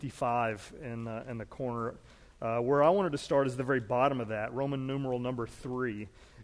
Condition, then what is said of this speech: None; typical speech.